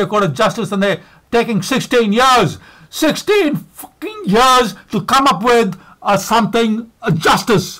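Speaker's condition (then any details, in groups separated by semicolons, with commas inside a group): No condition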